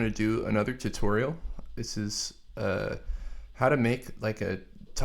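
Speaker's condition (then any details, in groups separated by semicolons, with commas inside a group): No condition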